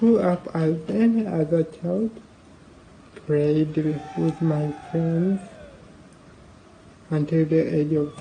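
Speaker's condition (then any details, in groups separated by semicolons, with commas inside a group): Cerebral palsy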